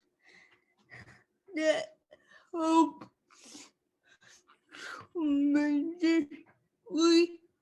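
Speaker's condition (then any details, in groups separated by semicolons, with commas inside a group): Cerebral palsy; speech affected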